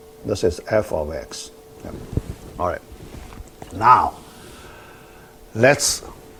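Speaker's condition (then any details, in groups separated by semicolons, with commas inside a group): No condition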